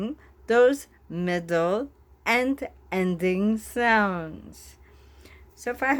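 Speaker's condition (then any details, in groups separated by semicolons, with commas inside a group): Bulbar ALS, bulbar onset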